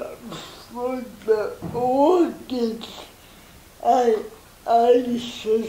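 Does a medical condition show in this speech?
Yes: cerebral palsy; motorized wheelchair.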